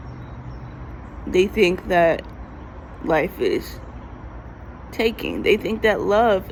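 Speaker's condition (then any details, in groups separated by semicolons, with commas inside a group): No condition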